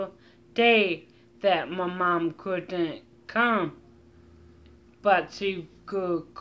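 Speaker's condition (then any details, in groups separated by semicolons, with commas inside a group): Mild cerebral palsy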